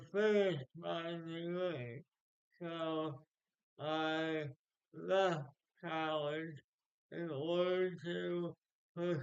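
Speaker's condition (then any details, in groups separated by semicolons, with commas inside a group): Speech impairment after birth surgery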